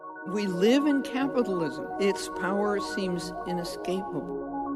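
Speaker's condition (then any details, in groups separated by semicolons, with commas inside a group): No condition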